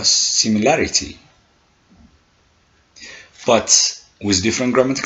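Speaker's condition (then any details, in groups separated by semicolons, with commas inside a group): No condition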